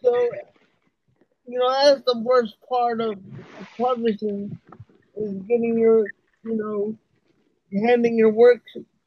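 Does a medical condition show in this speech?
Yes: cerebral palsy; speech too slow to keep pace with thoughts.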